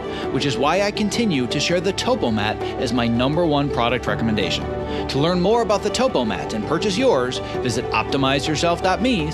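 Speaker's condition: No condition

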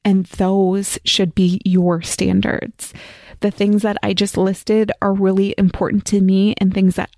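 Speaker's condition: No condition

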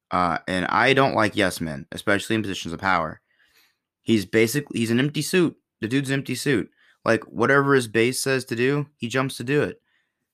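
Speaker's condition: No condition

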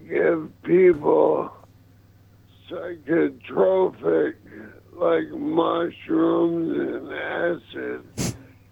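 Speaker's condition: ALS; ALS diagnosed about a year ago, expects to die soon, upcoming weeks at Cleveland Clinic; speech noticeably affected by ALS, still able to talk on phone

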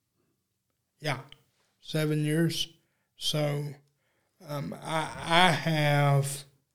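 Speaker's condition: Cerebral palsy; unable to walk

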